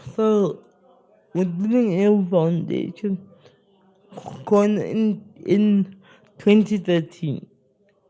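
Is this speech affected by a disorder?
Yes: spastic cerebral palsy.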